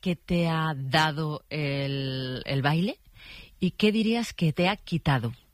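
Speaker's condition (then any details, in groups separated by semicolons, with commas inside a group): No condition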